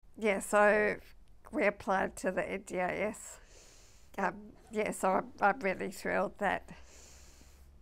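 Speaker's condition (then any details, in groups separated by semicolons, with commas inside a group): MND (ALS); lost ability to talk, uses text to speech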